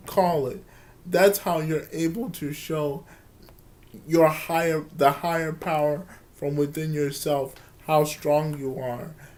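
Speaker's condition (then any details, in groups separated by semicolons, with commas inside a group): Cerebral palsy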